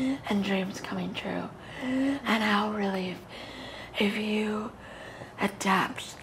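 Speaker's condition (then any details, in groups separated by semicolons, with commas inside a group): Cerebral palsy; very premature birth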